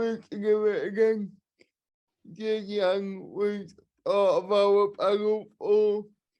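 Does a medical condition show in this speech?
Yes: cerebral palsy, spastic and dyskinetic.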